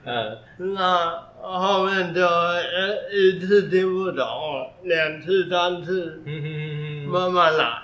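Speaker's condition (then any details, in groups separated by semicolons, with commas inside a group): Brain injury with language impairment; brain damage; thinking otherwise typical, communication initially poor, improved since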